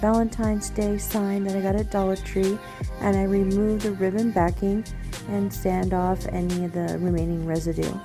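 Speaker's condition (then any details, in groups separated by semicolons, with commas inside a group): No condition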